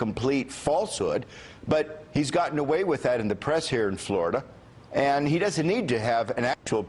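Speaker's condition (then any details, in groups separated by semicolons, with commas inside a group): No condition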